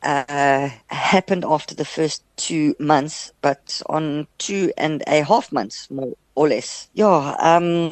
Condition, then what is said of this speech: Stuttering. After that, my stuttering began to lessen and lessen, and now it's almost not that noticeable anymore.